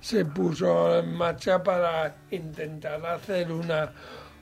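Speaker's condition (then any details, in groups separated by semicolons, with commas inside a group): Cerebral palsy; mild, lesser degree of disability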